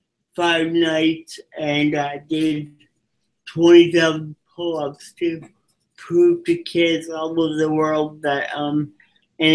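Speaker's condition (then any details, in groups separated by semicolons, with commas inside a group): Cerebral palsy; from birth, physical disability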